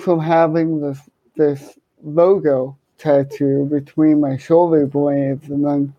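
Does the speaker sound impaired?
Yes: cerebral palsy, hemiplegia; speech impediment, had to step up speech.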